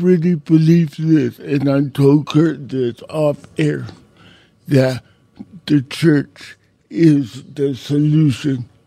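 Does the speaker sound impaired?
Yes: cerebral palsy; congenital, uses a wheelchair, cannot write own name, able to drive a car; self-described as not having a radio voice, says not drunk.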